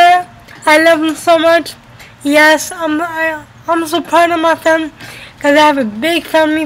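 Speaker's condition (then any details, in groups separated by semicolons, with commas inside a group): Cerebral palsy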